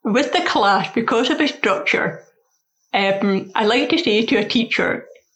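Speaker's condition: Deafness; accent in foreign languages

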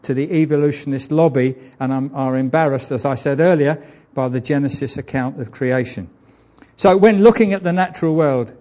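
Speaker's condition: No condition

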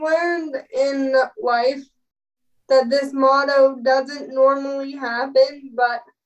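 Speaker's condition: Spastic cerebral palsy, spastic, with dystonia, all four limbs; powered when unable to push

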